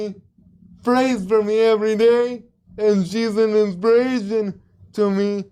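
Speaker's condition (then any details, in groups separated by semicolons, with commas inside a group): Cerebral palsy; cord asphyxiation at birth, limits walking and daily tasks; occupational, physical and speech therapy; speech therapy for communication skills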